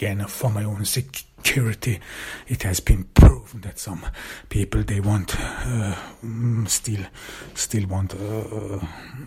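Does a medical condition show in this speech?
Yes: stuttering; cause unknown, only one in family who stutters, german mother tongue, born in austria; speaking improved through regular podcasting, self-perceived; stutters less the more speaking is done; here repeated sounds, repeated words.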